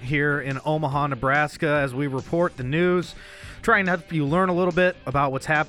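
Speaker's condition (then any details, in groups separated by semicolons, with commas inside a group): No condition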